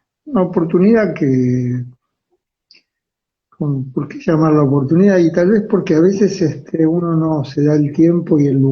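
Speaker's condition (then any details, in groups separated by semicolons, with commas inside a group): No condition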